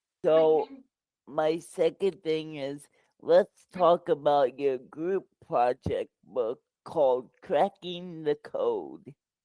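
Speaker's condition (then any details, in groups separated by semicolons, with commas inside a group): Cerebral palsy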